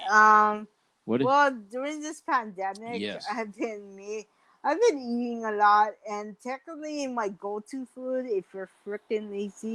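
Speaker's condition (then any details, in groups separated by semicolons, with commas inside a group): Mild cerebral palsy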